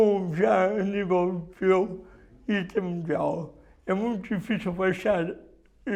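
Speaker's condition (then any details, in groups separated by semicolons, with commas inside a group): Cerebral palsy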